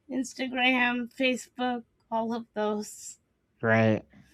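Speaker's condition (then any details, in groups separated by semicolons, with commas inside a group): Cerebral palsy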